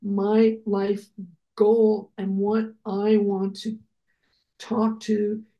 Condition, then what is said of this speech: Aphasia. You can still see that I have some aphasia, even though I tried to speak properly.